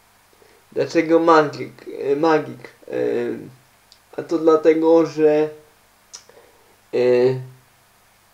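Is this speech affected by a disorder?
Yes: cerebral palsy; uses wheelchair.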